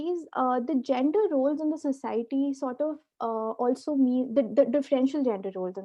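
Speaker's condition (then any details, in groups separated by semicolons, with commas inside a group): No condition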